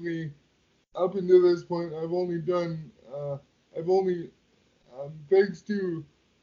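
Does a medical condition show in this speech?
Yes: quadriplegic cerebral palsy; wheelchair user.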